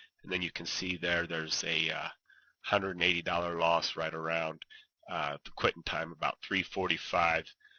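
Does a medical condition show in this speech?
No.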